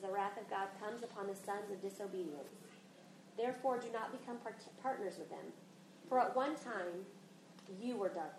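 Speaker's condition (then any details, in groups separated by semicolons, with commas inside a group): No condition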